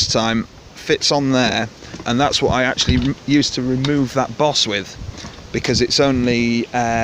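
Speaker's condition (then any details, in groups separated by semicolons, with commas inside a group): No condition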